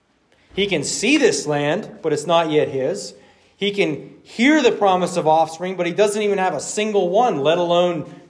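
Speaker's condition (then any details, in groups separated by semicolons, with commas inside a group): No condition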